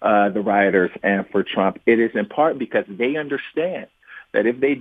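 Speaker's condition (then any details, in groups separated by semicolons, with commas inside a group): No condition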